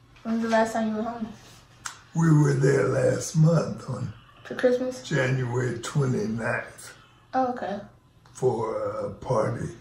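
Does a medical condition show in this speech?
Yes: ALS.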